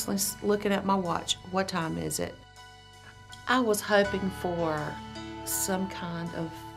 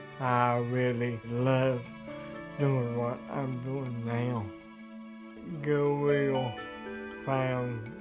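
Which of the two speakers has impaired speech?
The second: mild cerebral palsy.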